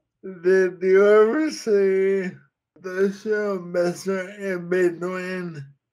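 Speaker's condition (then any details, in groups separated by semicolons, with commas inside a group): Friedreich's ataxia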